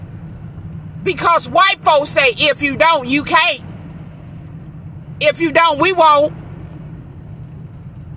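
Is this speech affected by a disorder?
No.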